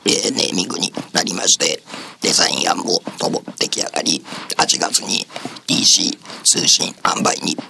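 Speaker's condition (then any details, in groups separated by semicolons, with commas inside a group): Laryngectomy, esophageal speech; learned at 銀齢会 voice class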